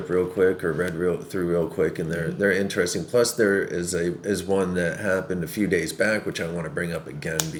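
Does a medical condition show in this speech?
No.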